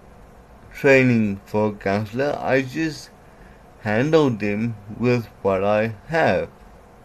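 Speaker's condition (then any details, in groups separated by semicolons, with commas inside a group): Cerebral palsy; writing difficult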